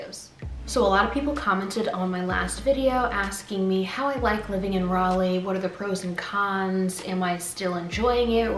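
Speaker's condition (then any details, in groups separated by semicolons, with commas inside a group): No condition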